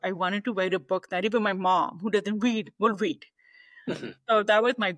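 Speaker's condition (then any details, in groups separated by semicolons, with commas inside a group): Deafness, 98% hearing loss; no cochlear implant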